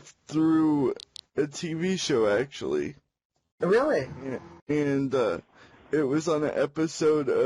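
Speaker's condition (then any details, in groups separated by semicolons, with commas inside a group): Cerebral palsy; can speak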